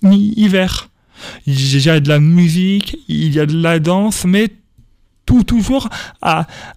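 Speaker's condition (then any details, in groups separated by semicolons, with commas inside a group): Stuttering; stuttering since early childhood at school, speech therapy helped, told elimination almost impossible; age 28, lives with stuttering and accepts it; stuttering persists, described by him as an accent; repeated sounds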